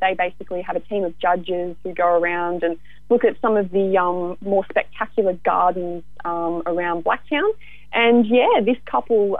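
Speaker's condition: No condition

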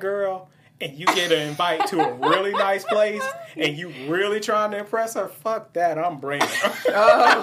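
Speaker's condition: No condition

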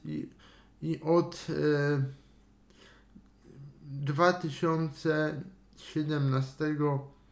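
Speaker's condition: Cerebral palsy; wheelchair user

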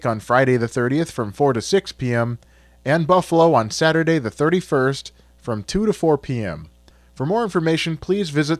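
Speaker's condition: No condition

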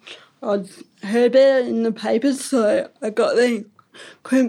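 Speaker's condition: Ataxic cerebral palsy; crutches outside

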